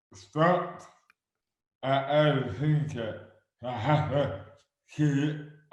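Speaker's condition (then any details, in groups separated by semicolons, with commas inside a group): Dystonia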